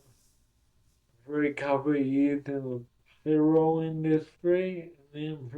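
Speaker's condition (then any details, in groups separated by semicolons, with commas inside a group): Cerebral palsy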